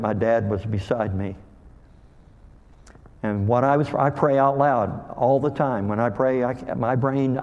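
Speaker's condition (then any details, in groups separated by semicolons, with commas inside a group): Cleft lip and palate; called hair lip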